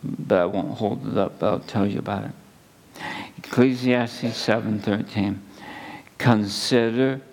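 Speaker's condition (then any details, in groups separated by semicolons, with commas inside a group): ALS; at least a couple of months since diagnosis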